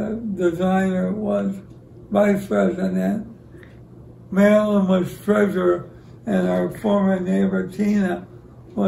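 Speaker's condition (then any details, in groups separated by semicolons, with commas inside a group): ALS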